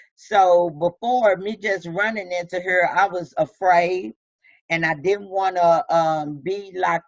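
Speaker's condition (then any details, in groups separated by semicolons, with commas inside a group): No condition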